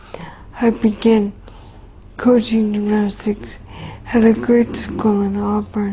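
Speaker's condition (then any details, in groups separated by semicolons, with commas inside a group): Traumatic brain injury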